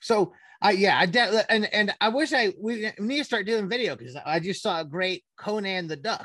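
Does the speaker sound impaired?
No.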